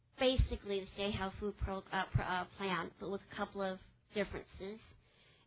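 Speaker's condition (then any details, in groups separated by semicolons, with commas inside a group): Cleft palate; congenital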